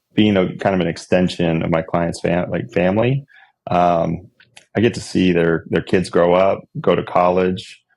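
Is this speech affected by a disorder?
No.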